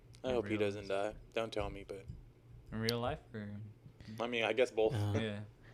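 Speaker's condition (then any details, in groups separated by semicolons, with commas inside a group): No condition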